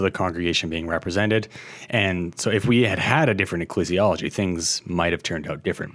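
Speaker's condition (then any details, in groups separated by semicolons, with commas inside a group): No condition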